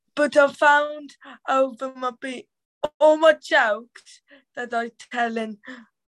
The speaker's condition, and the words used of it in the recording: Cerebral palsy. Like my cerebral palsy voice is harder to understand, but I'm also black country.